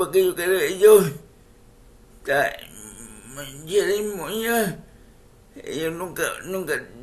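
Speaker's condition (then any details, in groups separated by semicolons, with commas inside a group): Cerebral palsy; speech affected by cerebral palsy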